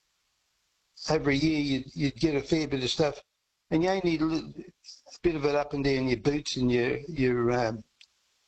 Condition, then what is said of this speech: Parkinson's disease. I'm sorry, I could just slipped the word.